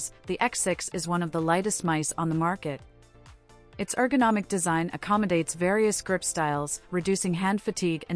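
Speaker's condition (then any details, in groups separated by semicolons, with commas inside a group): No condition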